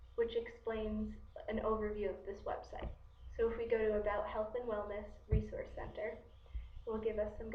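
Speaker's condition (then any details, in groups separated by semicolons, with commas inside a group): No condition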